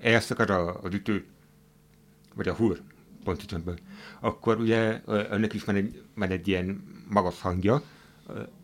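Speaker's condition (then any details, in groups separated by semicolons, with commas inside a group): Hearing impairment; hard of hearing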